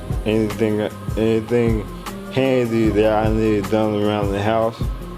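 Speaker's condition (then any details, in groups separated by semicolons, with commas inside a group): ALS; speech progressively lost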